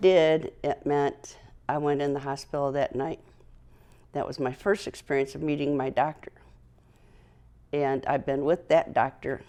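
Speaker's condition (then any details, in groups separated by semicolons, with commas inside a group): No condition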